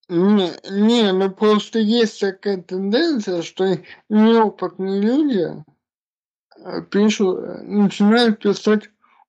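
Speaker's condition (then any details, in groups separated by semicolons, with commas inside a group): Cerebral palsy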